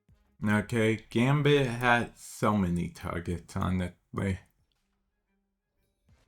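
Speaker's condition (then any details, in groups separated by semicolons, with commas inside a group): Cerebral palsy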